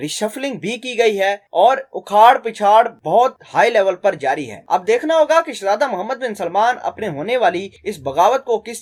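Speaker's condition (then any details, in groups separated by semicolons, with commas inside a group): No condition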